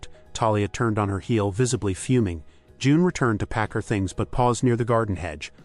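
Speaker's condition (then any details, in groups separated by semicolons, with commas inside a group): No condition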